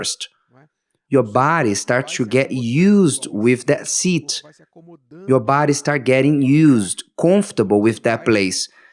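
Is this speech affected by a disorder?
No.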